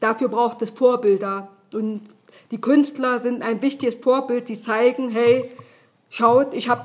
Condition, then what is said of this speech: Deafness. Und dann bin ich zu einem Verkäufer gegangen und dadurch, dass ich ja sprechen kann, guckt er mich ziemlich komisch an und sage, ja, ich bin taub